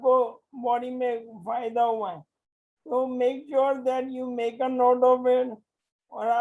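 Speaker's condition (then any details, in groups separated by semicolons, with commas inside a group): Motor neuron disease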